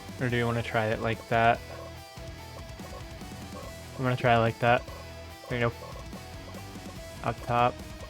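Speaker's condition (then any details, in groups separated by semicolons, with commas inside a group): No condition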